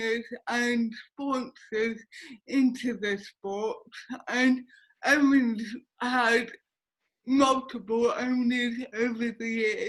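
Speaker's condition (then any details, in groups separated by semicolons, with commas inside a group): Cerebral palsy; affects speech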